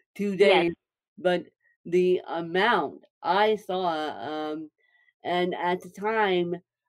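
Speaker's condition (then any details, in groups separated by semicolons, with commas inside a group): Cerebral palsy, mixed, moderate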